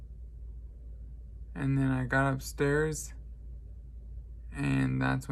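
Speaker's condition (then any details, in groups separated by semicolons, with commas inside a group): Traumatic brain injury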